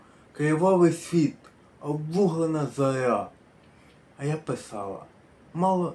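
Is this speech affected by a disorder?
Yes: cerebral palsy.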